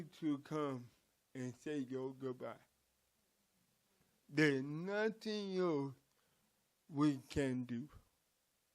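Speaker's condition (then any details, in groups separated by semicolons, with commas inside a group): Cerebral palsy; from birth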